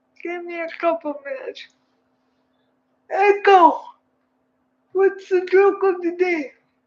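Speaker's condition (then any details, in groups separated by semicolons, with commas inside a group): Cerebral palsy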